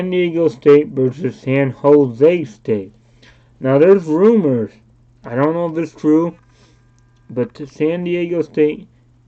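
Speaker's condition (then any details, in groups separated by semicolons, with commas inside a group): Cerebral palsy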